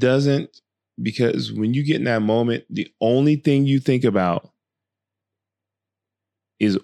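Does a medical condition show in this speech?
No.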